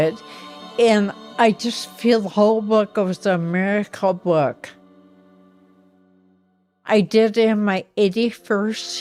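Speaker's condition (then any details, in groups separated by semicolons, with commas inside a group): Ataxia; speaking problems over last couple of years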